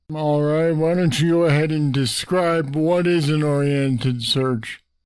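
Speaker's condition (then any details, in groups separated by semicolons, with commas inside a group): Parkinson's disease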